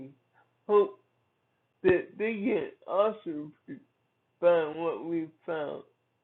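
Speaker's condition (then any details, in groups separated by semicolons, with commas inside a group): Cerebral palsy; from birth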